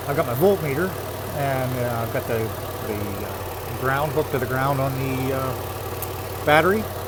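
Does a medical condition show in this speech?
No.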